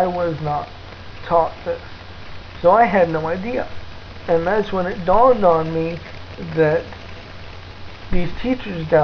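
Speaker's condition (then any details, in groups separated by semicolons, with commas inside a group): Cerebral palsy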